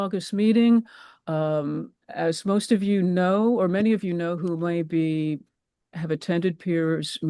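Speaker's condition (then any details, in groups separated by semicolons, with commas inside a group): No condition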